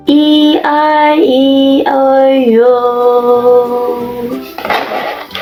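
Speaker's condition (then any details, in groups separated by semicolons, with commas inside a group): No condition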